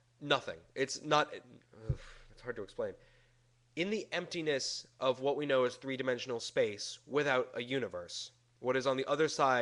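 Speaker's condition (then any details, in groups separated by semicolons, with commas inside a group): No condition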